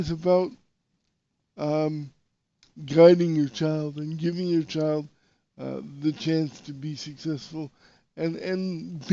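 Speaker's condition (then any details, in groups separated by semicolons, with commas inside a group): Cerebral palsy; voice fluctuations, tension, back spasms hinder speaking, strong voice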